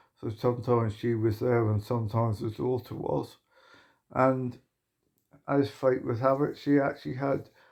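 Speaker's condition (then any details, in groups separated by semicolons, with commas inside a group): Motor neuron disease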